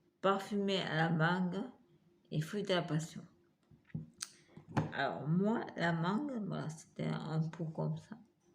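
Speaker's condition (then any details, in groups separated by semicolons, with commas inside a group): Multiple sclerosis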